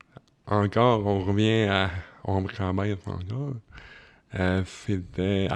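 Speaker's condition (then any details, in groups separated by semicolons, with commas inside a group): Cerebral palsy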